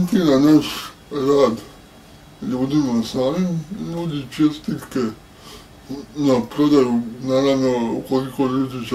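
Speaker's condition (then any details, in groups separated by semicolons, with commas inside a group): Cerebral palsy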